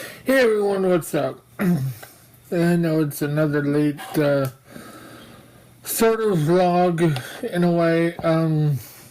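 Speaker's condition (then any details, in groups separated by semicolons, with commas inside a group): Mobius syndrome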